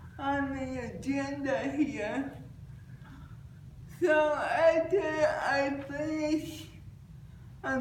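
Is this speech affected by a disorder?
Yes: cerebral palsy.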